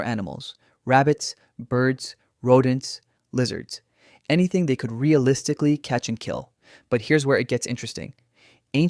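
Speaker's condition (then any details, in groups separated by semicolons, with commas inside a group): No condition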